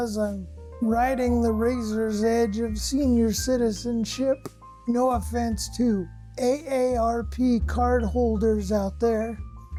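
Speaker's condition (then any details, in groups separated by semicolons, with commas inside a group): Cerebral palsy; since birth; anti-spasm medication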